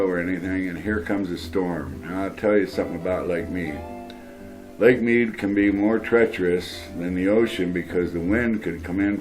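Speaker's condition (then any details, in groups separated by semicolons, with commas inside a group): No condition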